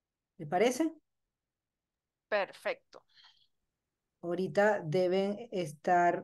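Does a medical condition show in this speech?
No.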